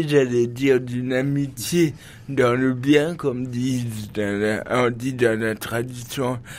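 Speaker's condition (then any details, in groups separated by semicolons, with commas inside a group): Cerebral palsy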